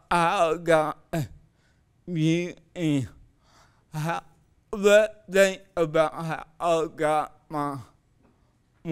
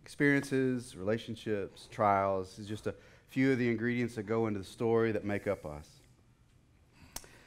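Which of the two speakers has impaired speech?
The first: cerebral palsy.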